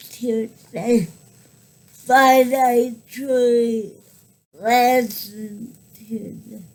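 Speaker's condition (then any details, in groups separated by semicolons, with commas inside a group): Cerebral palsy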